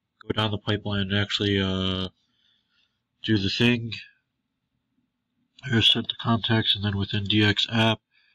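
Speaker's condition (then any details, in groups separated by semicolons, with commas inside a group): No condition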